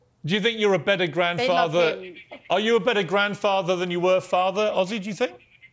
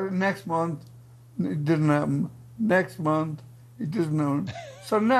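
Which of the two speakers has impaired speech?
The second: Parkinson's; controlled by medication.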